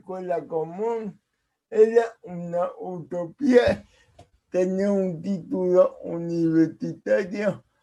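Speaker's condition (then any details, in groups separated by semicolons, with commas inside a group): Cerebral palsy; speaks as if with potato in mouth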